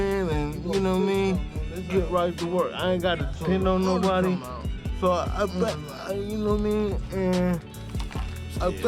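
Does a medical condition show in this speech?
Yes: cerebral palsy, spastic quadriplegic.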